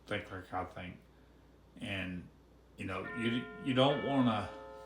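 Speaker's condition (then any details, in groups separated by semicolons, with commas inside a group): ALS, severe; recently diagnosed after 5.5 years misdiagnosis, medication one month; speech severely hampered, difficulty swallowing pills, thicker liquids easier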